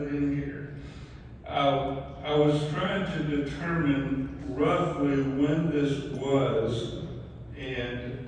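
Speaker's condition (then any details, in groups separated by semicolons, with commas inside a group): ALS; mainly right side and both legs; about two years since diagnosis, right hand nearly useless, left weakening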